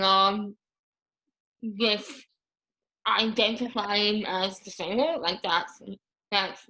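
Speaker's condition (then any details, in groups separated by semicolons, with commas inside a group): Moebius syndrome; paralyzed tongue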